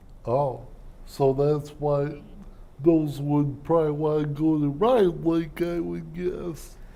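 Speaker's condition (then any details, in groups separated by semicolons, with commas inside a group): Cerebral palsy; speech impairment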